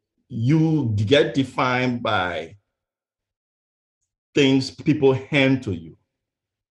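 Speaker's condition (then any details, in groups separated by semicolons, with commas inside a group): Stuttering; stutter first noticed by mother at age 8, lifelong; fear of speaking in high school, tried to skip own valedictorian graduation speech; repeated sounds, blocks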